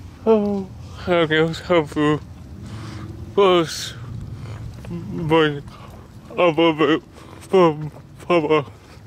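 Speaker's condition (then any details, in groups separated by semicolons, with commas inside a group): Cerebral palsy; body affected; speech disability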